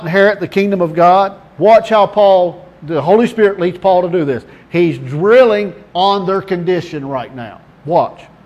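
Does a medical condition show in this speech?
No.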